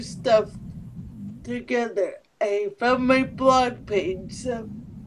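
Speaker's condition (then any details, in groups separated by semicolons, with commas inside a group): Cerebral palsy; spastic ataxic type, lower body spastic, startle reflex; able to speak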